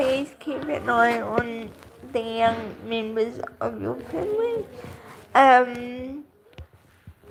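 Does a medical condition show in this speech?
Yes: cerebral palsy.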